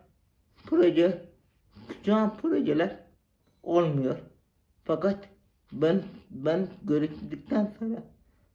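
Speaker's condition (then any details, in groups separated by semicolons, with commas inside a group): Cerebral palsy; spastic type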